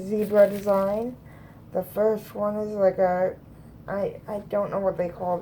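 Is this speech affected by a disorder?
Yes: cerebral palsy; both hands affected.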